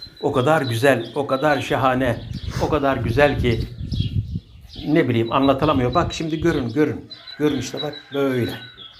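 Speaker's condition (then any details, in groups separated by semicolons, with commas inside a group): No condition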